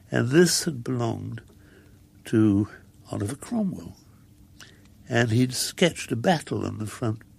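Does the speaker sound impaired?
Yes: muscular dystrophy; wheelchair user.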